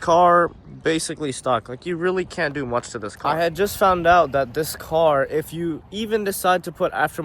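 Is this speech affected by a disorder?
No.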